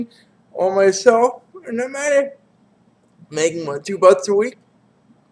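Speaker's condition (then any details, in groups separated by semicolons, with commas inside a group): Cerebral palsy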